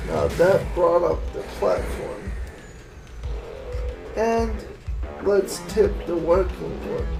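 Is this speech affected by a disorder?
Yes: cerebral palsy.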